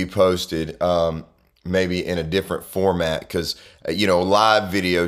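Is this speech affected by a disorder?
No.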